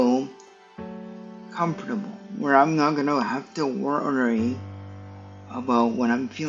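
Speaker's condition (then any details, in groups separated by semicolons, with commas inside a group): Cerebral palsy; stiff muscles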